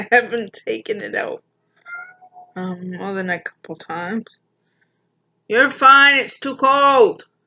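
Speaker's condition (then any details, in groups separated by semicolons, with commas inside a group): Mild cerebral palsy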